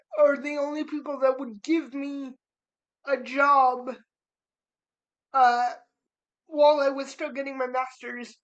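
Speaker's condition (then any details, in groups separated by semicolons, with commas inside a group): Cerebral palsy; spastic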